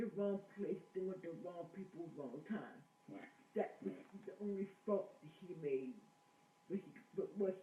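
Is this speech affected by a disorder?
Yes: cerebral palsy.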